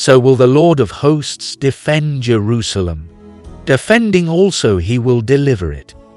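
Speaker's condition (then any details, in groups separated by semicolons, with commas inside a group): No condition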